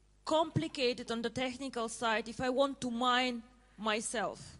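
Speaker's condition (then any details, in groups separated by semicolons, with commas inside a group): No condition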